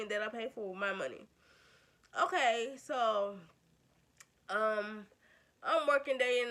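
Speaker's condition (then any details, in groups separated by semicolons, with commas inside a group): Cerebral palsy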